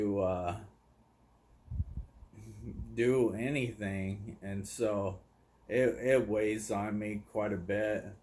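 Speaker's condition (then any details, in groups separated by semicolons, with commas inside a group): ALS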